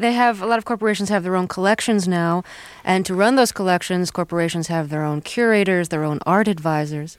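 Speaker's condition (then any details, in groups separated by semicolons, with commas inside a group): No condition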